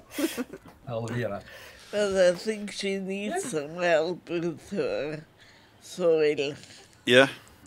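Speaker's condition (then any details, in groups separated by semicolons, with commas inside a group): Multiple sclerosis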